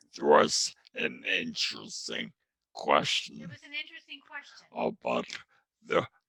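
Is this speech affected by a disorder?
Yes: traumatic brain injury.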